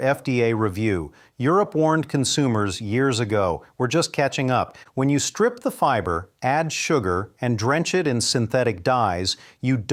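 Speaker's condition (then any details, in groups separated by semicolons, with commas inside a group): No condition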